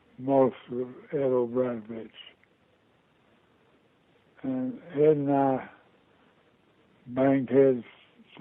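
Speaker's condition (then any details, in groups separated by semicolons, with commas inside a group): Parkinson's disease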